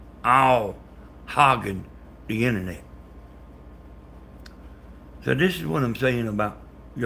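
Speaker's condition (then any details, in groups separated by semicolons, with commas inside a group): Brain bleed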